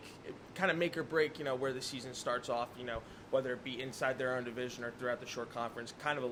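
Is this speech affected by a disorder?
No.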